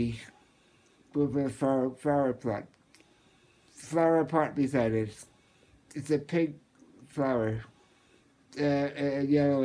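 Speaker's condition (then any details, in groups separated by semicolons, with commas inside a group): Muscular dystrophy, Duchenne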